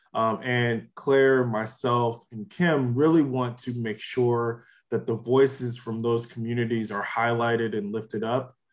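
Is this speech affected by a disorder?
No.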